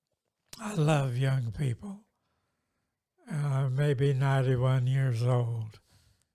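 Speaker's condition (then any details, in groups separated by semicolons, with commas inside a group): Multiple sclerosis; progression stopped, 91 years old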